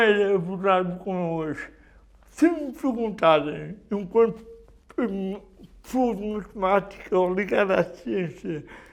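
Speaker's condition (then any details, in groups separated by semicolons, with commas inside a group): Cerebral palsy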